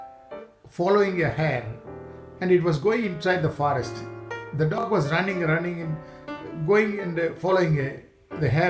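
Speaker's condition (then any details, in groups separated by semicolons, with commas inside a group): No condition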